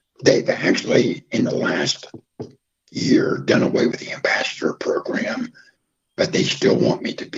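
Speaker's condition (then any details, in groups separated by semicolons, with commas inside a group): Throat cancer, half voicebox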